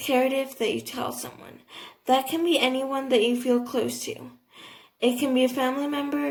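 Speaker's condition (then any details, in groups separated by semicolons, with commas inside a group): Cerebral palsy, athetoid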